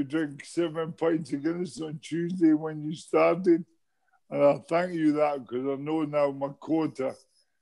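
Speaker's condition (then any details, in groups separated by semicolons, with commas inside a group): MND; speaks well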